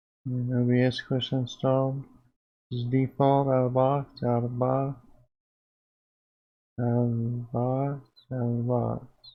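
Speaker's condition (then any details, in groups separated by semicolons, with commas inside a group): Parkinson's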